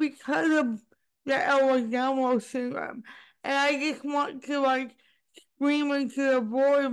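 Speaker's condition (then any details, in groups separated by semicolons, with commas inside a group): Cerebral palsy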